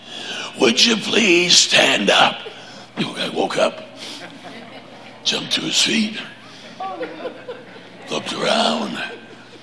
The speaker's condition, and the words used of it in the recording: Throat cancer. Back when my voice was much stronger than it is now.